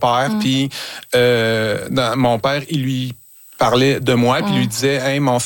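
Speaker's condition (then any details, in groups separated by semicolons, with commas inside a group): Stuttering; hereditary neurodevelopmental, interrupted neural speech connections, lifelong, many cure methods tried, Association Bégaiement Communication from 42; age 47, much reduced since age 15, likely neuroplasticity and techniques, still present; speaking can be a struggle; repeated sounds, prolonged sounds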